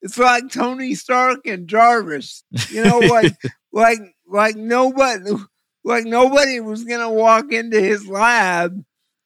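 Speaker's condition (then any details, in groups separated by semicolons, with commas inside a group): Cerebral palsy; eyes weird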